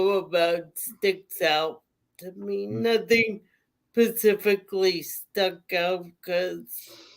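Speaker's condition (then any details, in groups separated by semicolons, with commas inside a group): Cerebral palsy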